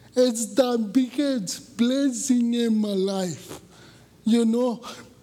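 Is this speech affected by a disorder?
Yes: cerebral palsy; born about two weeks early.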